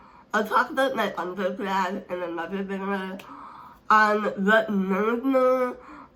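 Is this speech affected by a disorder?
Yes: speech impairment; hard to understand.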